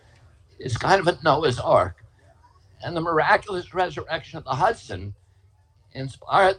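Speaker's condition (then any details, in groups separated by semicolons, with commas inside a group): Spasmodic dystonia; attributed by speaker to yearly flu vaccine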